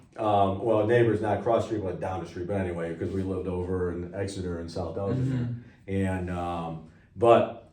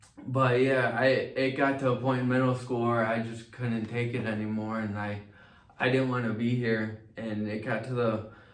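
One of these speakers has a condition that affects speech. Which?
The second: mild cerebral palsy; mild, from birth; years of physical therapy; slight speech slur.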